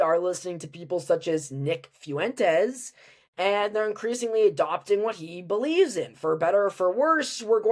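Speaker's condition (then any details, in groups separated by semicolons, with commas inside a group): No condition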